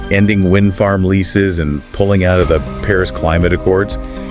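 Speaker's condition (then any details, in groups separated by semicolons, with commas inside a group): No condition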